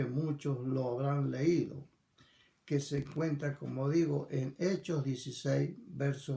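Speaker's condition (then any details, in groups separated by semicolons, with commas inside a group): No condition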